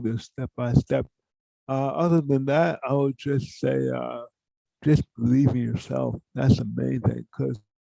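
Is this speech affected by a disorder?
Yes: cerebral palsy; from birth, poor hand use.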